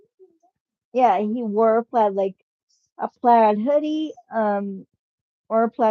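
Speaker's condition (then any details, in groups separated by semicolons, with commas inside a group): Cerebral palsy, spastic; from birth, muscle spasms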